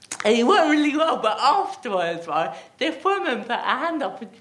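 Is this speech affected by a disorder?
Yes: athetoid cerebral palsy; with myotonia and ataxia.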